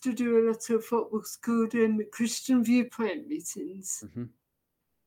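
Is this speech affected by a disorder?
Yes: deafness, severe; progressive, brain misinterprets sounds and speech.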